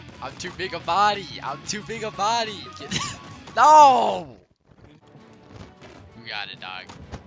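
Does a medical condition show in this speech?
No.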